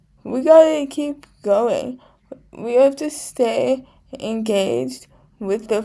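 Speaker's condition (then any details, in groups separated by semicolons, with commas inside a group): Cerebral palsy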